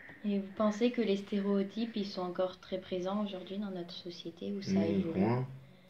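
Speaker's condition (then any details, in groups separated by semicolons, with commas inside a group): No condition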